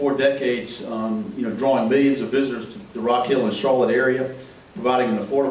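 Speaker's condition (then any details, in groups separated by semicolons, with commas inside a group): No condition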